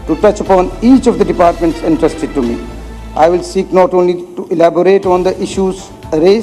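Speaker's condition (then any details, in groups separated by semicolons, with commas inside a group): No condition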